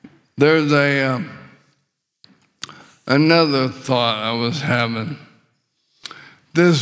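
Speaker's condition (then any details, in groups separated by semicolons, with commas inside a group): ALS; muscles falling apart throughout body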